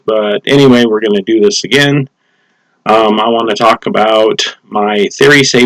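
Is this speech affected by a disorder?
No.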